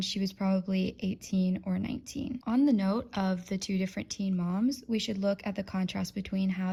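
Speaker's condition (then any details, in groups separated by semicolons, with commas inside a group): No condition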